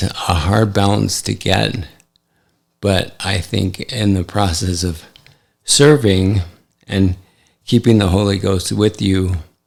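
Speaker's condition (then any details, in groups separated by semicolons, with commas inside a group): ALS; affects hand function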